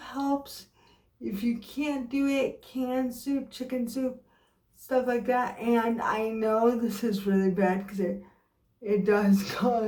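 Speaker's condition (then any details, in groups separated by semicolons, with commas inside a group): Cerebral palsy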